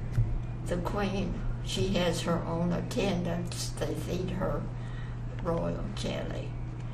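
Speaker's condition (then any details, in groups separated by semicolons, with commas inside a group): Parkinson's; swallowing affected, low volume, mumbling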